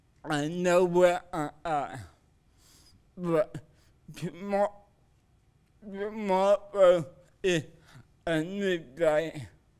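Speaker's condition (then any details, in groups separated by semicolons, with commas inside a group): Cerebral palsy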